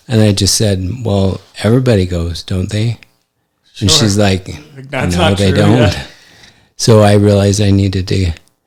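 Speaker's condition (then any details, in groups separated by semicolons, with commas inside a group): ALS; affects hand function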